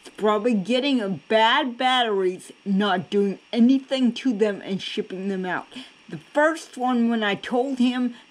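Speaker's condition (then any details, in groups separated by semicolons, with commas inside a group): Cerebral palsy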